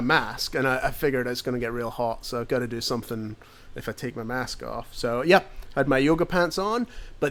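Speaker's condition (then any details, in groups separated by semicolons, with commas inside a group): No condition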